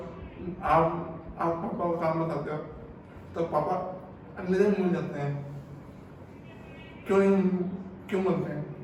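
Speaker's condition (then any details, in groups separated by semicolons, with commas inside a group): Cerebral palsy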